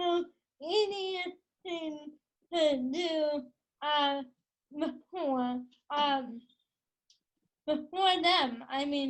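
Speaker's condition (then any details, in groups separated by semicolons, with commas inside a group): Cerebral palsy, spastic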